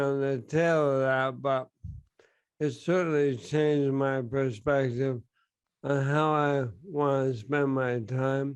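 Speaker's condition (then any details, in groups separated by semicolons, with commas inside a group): Bulbar onset ALS; diagnosed within the year; speech and swallowing most affected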